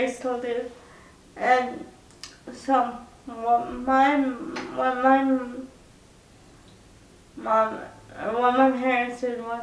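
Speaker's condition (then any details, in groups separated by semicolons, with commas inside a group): Cerebral palsy (spastic quadriplegia)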